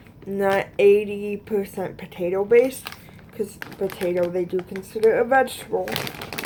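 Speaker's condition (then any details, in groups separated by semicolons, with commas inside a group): Cerebral palsy; both hands affected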